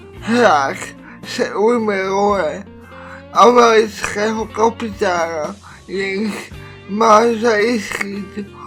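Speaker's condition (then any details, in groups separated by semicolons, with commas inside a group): Cerebral palsy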